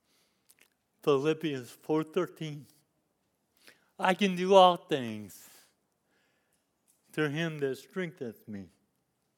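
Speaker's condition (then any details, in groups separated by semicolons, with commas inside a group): Cerebral palsy; lifelong disability since youth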